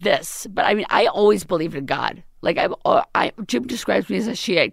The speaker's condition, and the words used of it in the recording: Vocal cord paralysis. So what you hear now is temporary, but you'll see.